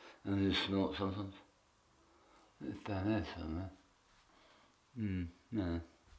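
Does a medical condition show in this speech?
Yes: tongue cancer; half tongue removed.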